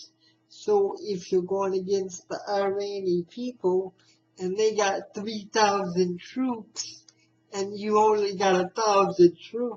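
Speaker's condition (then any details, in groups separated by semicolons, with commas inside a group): Spastic cerebral palsy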